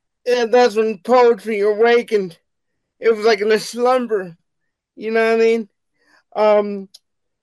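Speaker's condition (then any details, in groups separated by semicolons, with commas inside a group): Cerebral palsy; wheelchair bound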